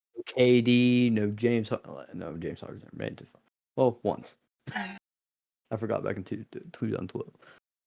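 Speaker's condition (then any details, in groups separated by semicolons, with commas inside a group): No condition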